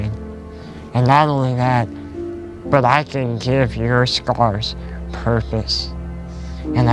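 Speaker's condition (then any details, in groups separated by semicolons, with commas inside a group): Spinal muscular atrophy type two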